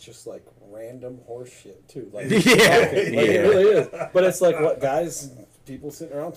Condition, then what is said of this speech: No condition.